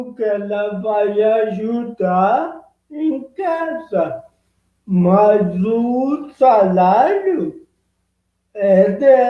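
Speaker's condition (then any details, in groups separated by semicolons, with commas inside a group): Cerebral palsy; present from birth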